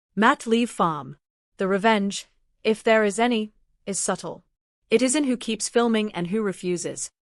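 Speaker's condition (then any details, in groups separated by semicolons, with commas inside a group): No condition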